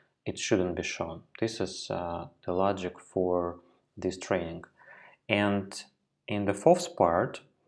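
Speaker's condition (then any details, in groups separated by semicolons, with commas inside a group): No condition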